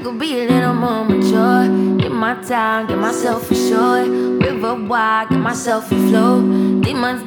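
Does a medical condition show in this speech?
No.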